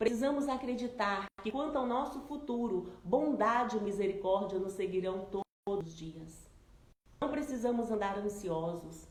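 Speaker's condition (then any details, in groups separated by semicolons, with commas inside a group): No condition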